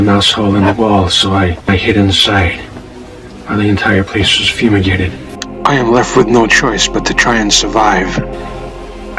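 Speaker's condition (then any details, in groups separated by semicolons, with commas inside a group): No condition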